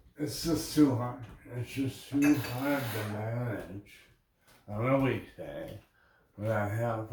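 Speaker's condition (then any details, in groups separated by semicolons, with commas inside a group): Brain injury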